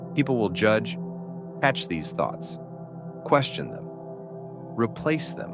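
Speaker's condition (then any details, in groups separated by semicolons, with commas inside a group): No condition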